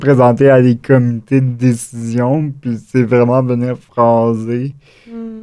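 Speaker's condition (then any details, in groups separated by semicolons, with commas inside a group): Cerebral palsy; acquired, wheelchair user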